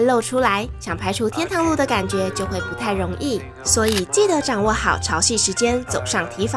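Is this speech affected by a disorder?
No.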